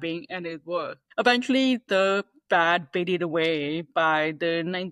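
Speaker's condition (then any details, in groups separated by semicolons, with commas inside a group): Deafness, 98% hearing loss; communicates primarily through oral speech, knows little sign language, removes hearing aids after noisy days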